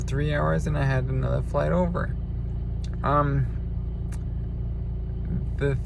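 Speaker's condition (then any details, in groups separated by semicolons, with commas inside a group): Traumatic brain injury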